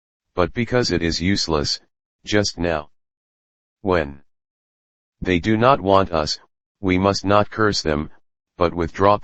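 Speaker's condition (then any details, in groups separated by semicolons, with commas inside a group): No condition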